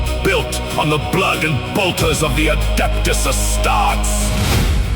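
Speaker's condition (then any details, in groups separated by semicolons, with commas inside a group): No condition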